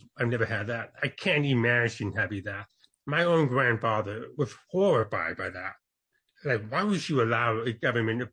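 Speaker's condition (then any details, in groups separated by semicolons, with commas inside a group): Born deaf; congenital deafness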